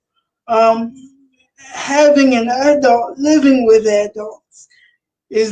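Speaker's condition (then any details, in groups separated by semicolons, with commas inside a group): Cerebral palsy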